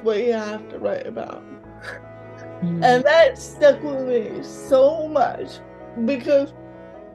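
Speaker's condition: Cerebral palsy, mild; mouth affected

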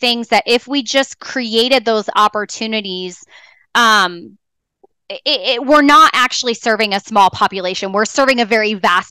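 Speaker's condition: No condition

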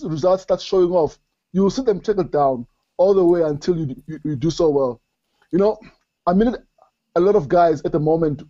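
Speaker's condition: Stutter; stutter since childhood, grew up with it, never outgrew it; bit of a stutter, audibly battles it while talking, milder than few years ago; severe in school, school speech took whole period, avoided speaking careers, disliked call-center job due to stammering; repeated sounds

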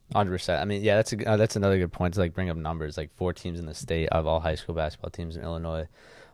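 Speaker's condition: No condition

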